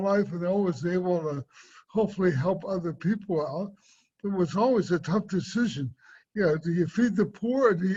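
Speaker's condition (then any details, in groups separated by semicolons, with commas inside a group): Cerebral palsy; affects speech and swallowing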